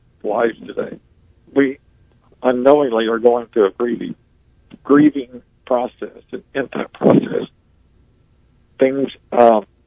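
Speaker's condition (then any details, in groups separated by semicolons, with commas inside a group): ALS; motor neuron destruction, progressive paralysis, sensation intact, pain from shirt wrinkles and clothing seams; nearly 20 years since onset, sits in wheelchair; barely able to speak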